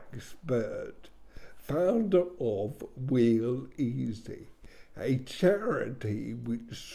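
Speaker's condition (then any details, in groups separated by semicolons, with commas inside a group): Speech impairment after car accident; hard to understand, uses computerised voice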